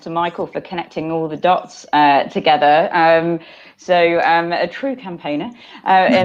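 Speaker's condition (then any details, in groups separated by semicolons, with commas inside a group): No condition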